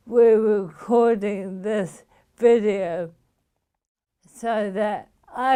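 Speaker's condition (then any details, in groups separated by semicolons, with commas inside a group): Motor neuron disease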